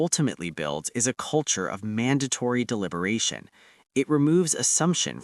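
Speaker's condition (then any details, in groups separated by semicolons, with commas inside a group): No condition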